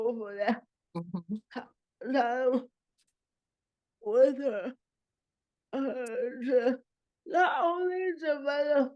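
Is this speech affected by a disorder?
Yes: cerebral palsy.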